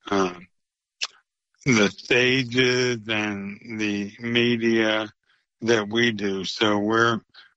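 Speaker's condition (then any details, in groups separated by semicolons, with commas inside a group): ALS; slower progression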